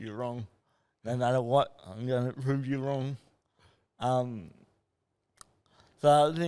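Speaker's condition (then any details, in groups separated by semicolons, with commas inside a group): Cerebral palsy; from birth, no breathing for 37 minutes after birth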